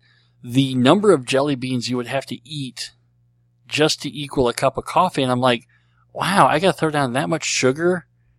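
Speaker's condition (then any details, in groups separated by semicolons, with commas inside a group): Cleft lip and palate; treated as a baby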